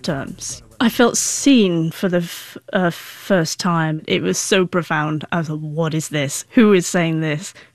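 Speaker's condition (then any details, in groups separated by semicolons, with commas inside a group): Stammer; difficulty getting some words out noticed around starting school, mocked from childhood; still stutters as adult, still gets odd looks, e.g. asking in shops; trouble getting some words out; prolonged sounds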